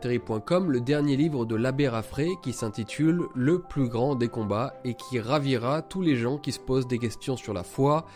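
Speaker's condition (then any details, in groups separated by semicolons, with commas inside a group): No condition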